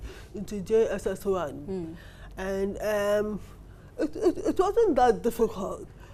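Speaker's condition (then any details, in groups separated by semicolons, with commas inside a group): Cerebral palsy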